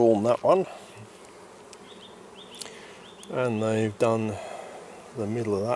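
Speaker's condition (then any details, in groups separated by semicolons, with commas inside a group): No condition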